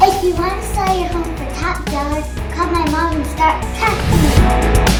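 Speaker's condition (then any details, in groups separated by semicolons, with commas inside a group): No condition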